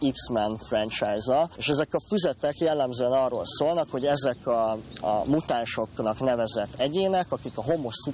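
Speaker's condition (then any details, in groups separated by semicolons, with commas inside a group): Cleft lip and palate; mouth and voice noticed as odd by other children in childhood, liquids leaked through nose in infancy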